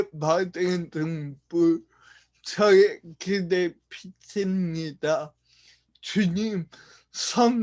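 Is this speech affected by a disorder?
Yes: brain lesion disability.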